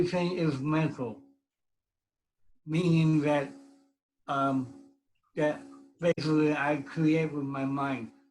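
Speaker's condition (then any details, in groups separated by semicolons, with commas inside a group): Cerebral palsy; from birth; speech impediment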